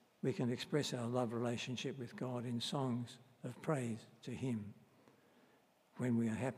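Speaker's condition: Parkinson's disease; varying

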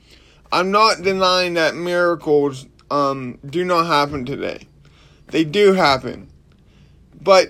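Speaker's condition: Cerebral palsy; not healed

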